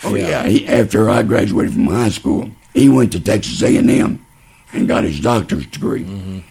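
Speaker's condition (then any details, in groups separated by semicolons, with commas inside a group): Laryngeal cancer; later lesions in mouth and one on neck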